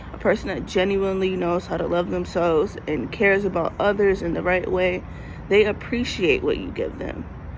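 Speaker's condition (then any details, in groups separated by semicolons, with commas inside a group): No condition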